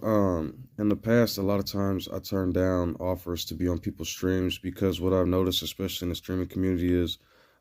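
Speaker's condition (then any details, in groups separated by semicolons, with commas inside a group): No condition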